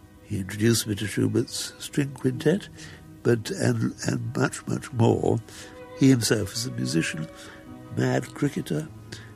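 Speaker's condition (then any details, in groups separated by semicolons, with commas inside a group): Muscular dystrophy; progressive, wheelchair user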